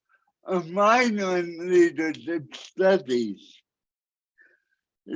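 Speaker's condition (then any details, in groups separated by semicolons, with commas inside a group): Cerebral palsy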